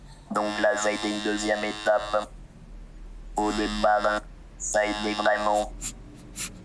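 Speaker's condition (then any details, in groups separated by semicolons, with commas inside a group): Total pharyngolaryngectomy; first cancer 3 years ago, chemoradiotherapy, tracheal stenosis, second cancer, partial oesophagectomy, neck dissection; speaks with laryngophone electrolarynx, speech therapy since january for oro-oesophageal voice, phonatory prosthesis asked about; no natural voice, cannot shout or laugh, phone understood only by family, caregivers, lost in noise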